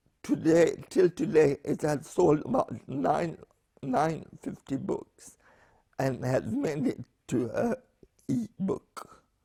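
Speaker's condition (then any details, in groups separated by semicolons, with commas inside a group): Spastic paraplegia with essential tremor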